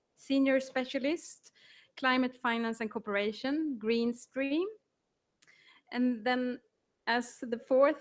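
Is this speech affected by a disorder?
No.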